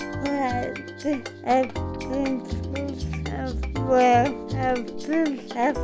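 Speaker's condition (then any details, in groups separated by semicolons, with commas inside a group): Cerebral palsy; from birth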